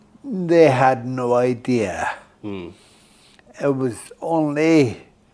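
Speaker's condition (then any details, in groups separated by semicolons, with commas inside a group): Friedreich's ataxia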